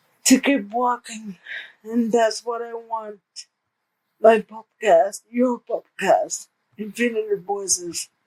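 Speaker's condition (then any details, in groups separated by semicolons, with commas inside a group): Cerebral palsy; present from birth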